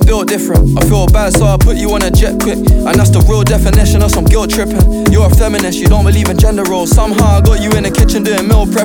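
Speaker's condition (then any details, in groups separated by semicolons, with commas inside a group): No condition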